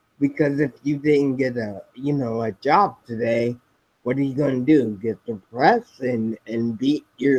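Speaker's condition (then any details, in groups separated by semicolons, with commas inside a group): Spinocerebellar ataxia type 7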